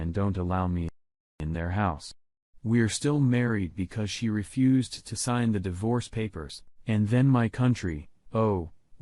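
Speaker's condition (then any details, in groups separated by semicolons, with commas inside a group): No condition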